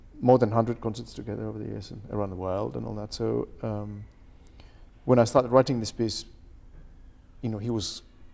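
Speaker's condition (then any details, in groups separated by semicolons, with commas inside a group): No condition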